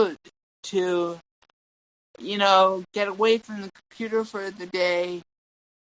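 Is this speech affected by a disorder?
Yes: cerebral palsy; tongue and legs.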